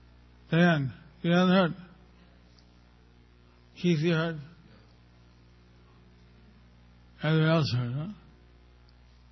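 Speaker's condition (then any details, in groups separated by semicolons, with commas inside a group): Stroke with facial paralysis; stroke about a year ago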